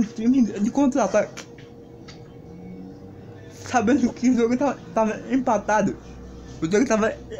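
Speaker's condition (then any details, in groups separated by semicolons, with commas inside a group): Cerebral palsy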